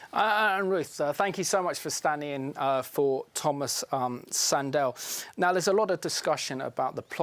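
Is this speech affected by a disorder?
No.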